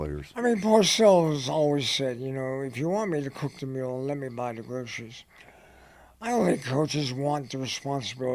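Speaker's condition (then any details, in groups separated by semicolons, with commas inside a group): Head and neck cancer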